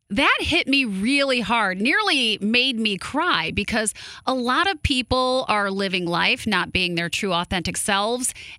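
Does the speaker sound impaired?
No.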